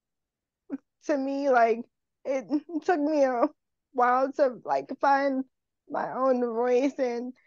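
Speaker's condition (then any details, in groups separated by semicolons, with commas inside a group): Cerebral palsy; cerebral palsy, uses wheelchair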